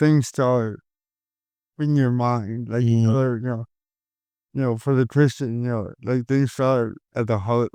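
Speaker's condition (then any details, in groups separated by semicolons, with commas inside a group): Cerebral palsy; caused by stroke at birth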